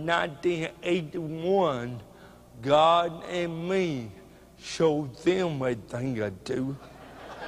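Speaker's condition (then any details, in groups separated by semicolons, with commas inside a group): Cerebral palsy; speech hard to understand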